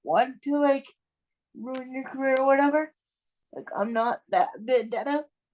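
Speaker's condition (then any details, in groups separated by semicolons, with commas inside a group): Cerebral palsy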